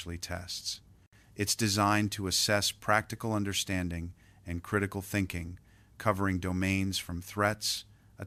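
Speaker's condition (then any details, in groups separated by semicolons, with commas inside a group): No condition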